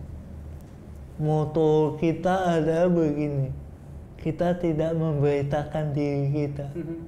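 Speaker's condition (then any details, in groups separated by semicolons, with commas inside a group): Cerebral palsy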